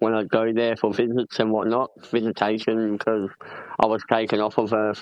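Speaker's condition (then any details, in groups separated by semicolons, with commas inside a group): Cleft palate; congenital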